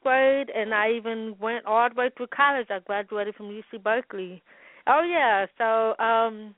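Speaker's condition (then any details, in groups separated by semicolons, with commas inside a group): Hearing loss with speech impediment, congenital; wears hearing aids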